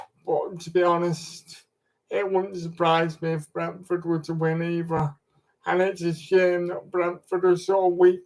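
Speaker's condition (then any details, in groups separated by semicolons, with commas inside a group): Cerebral palsy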